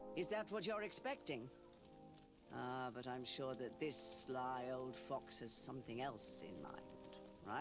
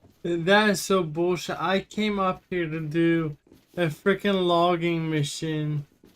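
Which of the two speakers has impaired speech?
The second: cerebral palsy; wheelchair user.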